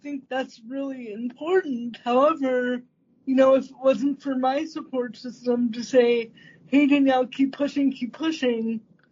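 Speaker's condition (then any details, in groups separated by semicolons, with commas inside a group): Cerebral palsy; congenital, manual wheelchair most of early life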